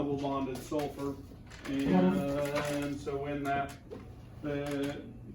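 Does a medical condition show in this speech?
No.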